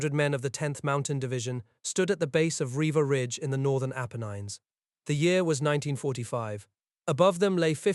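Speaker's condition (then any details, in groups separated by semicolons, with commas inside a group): No condition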